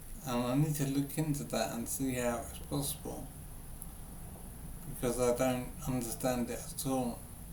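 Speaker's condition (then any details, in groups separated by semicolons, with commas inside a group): Brain injury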